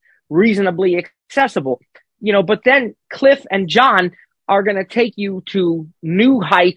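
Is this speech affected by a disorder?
No.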